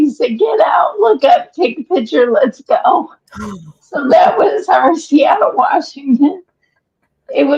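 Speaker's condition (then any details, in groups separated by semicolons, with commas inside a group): ALS; breathless after exertion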